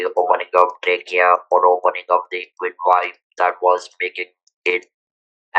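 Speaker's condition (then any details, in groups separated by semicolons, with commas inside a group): Throat cancer, electrolarynx user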